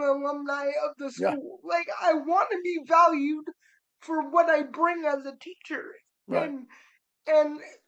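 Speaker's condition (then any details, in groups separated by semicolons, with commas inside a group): Cerebral palsy; spastic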